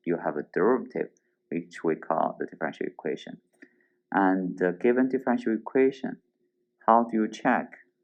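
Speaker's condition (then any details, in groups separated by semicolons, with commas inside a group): No condition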